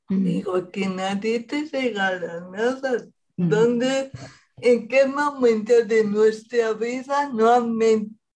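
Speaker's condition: Cerebral palsy; present at least 40 years

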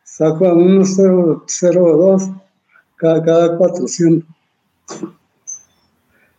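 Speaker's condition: Parkinson's disease; 23 years since onset

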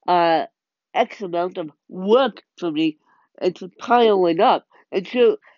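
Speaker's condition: Cerebral palsy; documented disability

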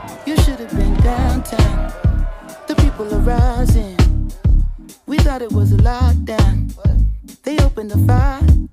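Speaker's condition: No condition

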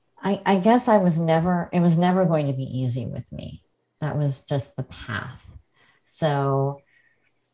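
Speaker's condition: Cleft lip and palate; adult

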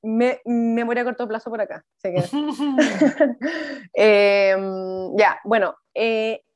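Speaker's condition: Stuttering; neurobiological condition, nerves partly worsen it, unaware it was stuttering until accepting it during pandemic; many days fluent without stuttering, constantly monitors own speech for even slight stutters; repeated sounds, prolonged sounds

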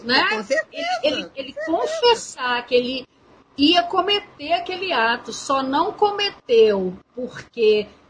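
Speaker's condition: No condition

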